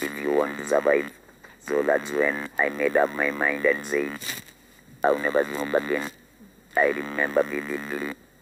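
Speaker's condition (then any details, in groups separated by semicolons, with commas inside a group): Larynx cancer, laryngectomy, speech-generating device; uses electrolarynx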